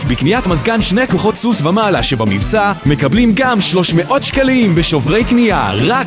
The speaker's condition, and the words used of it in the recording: None; typical speech.